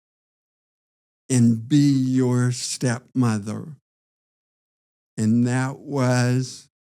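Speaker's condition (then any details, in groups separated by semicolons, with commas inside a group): Parkinson's disease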